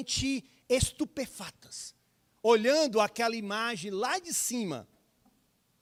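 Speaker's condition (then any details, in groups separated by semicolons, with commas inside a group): No condition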